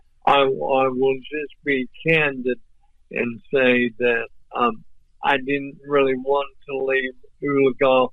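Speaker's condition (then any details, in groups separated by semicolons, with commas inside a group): ALS; voice off but clear and understandable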